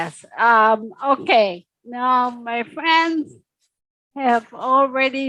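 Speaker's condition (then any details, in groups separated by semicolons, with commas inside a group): Secondary progressive multiple sclerosis; secondary progressive, spastic stiff legs; about 37 years, walks few steps in therapy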